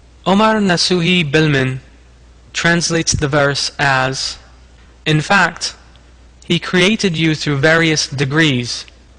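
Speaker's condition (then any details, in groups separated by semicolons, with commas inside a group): No condition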